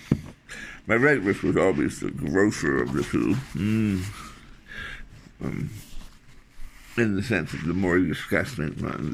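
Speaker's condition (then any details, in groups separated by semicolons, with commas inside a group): Tongue cancer surgery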